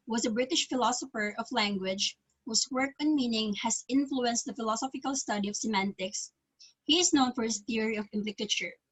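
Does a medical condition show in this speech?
No.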